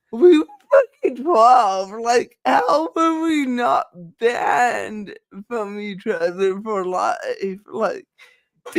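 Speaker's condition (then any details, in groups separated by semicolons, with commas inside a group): Cerebral palsy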